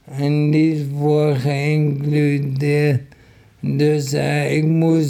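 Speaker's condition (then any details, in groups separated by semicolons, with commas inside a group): ALS; speaks better than eighteen months ago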